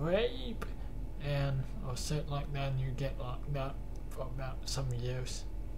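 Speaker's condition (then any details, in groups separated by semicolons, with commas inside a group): Cerebral palsy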